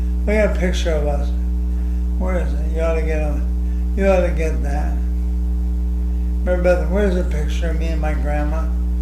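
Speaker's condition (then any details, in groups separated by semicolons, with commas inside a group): ALS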